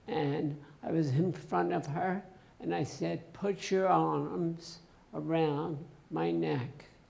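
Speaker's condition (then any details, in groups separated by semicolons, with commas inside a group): Essential tremor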